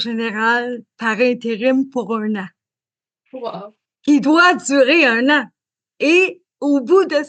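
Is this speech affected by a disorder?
Yes: cerebral palsy; spastic diplegic.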